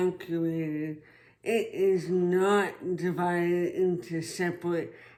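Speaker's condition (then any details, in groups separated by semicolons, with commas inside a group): Traumatic brain injury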